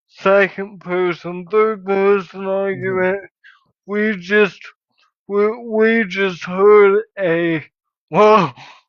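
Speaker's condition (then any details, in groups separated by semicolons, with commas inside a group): Cerebral palsy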